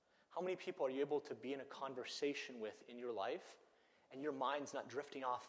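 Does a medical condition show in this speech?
No.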